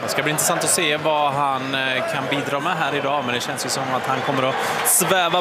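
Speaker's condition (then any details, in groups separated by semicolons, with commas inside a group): No condition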